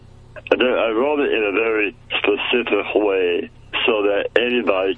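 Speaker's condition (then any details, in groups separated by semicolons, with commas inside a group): Muscular dystrophy; childhood onset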